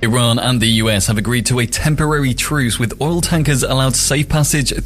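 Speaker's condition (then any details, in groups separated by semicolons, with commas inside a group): No condition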